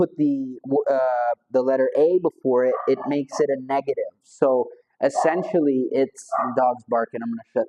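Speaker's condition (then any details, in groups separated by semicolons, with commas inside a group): No condition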